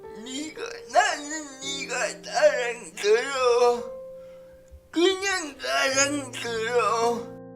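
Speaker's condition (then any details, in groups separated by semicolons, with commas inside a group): Brain lesion disability grade 1, severe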